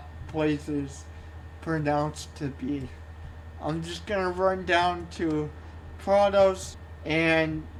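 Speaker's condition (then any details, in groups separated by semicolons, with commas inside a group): Cerebral palsy; only one hand usable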